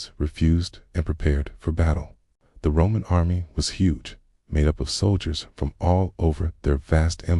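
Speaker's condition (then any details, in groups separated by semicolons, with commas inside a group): No condition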